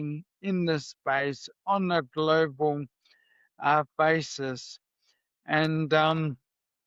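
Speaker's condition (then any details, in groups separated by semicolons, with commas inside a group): MND; voice may sound shaky from clonus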